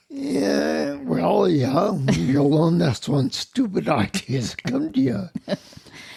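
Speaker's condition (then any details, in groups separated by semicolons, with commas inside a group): Spinocerebellar ataxia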